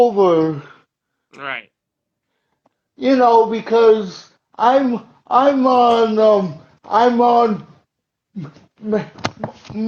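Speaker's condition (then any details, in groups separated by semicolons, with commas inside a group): Cerebral palsy; uses wheelchair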